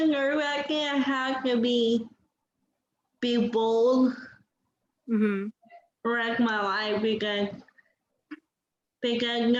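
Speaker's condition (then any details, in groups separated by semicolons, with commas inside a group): Cerebral palsy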